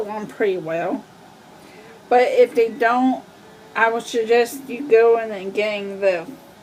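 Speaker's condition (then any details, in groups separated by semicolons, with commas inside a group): Cerebral palsy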